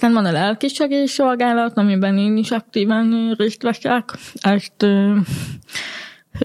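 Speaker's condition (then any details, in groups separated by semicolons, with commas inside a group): Hearing loss; communicates in spoken language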